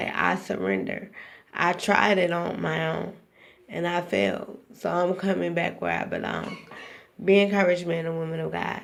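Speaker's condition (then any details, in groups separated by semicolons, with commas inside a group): Cerebral palsy, spastic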